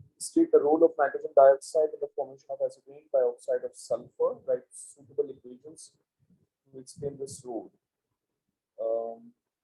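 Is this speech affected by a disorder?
No.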